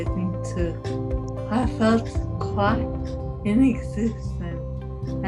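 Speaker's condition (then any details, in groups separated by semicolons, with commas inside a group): Acquired brain injury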